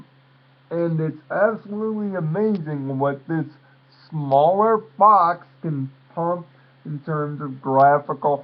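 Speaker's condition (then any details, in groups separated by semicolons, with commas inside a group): Cerebral palsy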